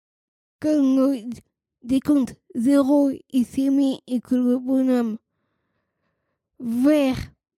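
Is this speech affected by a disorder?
Yes: Down syndrome, trisomy 21.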